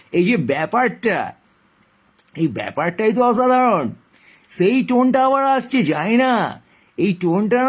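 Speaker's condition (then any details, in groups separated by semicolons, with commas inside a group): No condition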